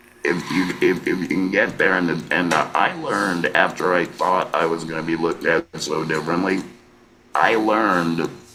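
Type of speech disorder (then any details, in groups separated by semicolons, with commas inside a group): Electrolarynx speech; laryngectomy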